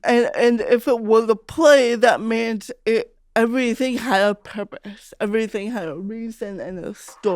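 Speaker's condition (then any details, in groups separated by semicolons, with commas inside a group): Cerebral palsy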